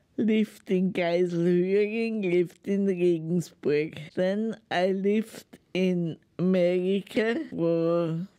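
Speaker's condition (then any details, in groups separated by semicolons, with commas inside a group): Multiple sclerosis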